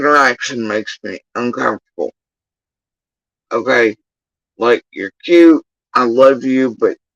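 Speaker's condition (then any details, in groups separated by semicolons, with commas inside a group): Facial paralysis after surgery; tongue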